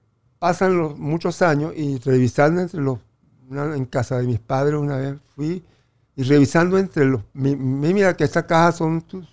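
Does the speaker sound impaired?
Yes: stuttering; very severe stutter since earlier life, described as lifelong; uses tools and self-confidence to partly hide stutter; stutter still present, blocks somewhat when feeling threatened; here repeated sounds, repeated words.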